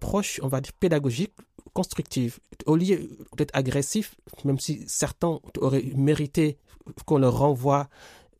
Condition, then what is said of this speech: Stuttering. Alors je suis professeur qui bégaye, chercheur aussi et voilà, je pense que...